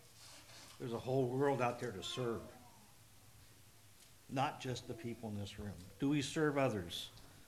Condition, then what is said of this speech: None; typical speech.